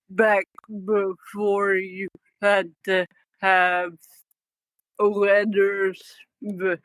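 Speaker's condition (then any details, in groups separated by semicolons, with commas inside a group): Cerebral palsy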